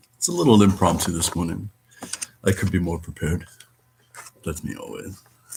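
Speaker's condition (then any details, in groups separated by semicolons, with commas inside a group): No condition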